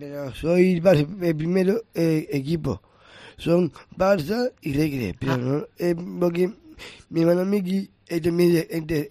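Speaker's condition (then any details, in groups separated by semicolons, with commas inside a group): Down syndrome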